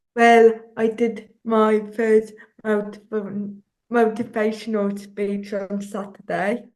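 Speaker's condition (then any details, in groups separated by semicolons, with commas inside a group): Cerebral palsy; some speech delay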